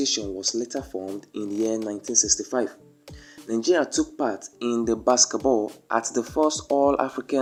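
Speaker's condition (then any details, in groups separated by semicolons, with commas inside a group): No condition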